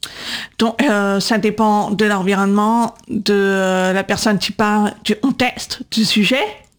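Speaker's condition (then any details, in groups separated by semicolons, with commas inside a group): Congenital deafness, profound, from congenital CMV; congenital cytomegalovirus, diagnosed at 18 months, severe then profound at 8, implants left 8.5, right 20-22; atypical voice, speech recognition struggles to understand, 20 years speech therapy, LPC coder in class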